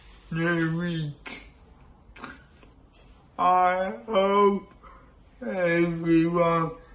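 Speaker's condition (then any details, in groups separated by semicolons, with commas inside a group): Cerebral palsy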